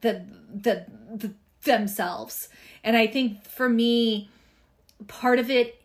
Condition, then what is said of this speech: Stuttering. So it's really weird that it goes up and down, and my speech doesn't necessarily change that I have any control over, but I do have control how I think about it and my own sense of acceptance, and also